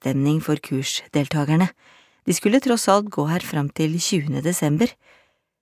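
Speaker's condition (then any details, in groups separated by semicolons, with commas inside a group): No condition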